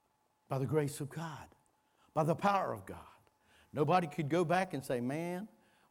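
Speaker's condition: No condition

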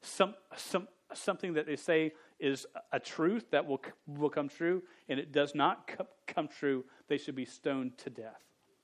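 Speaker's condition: Stutter; stutter since age 5, persisted through teenage years, no successful fix; still stutters, speaking publicly for about 23-24 years; not fully fluent, stuttered on own name as teenager; repeated sounds

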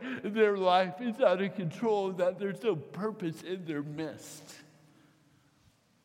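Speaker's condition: Cerebral palsy; mild cerebral palsy from birth

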